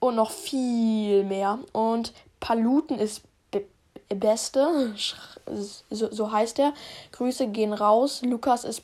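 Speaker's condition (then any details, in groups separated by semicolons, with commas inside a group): Stuttering; stuttered relatively often in Mortis tips and tricks episode; repeated sounds, prolonged sounds, blocks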